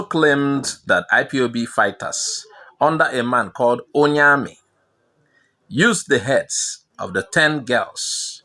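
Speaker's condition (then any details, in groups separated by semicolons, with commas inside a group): No condition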